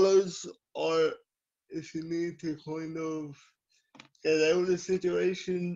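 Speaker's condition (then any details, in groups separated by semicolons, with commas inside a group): Cerebral palsy; from birth, scoliosis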